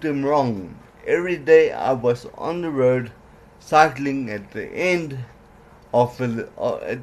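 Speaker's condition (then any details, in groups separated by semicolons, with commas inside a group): Cerebral palsy; certain letters flat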